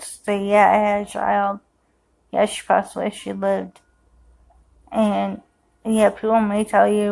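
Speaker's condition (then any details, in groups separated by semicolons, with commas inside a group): Cerebral palsy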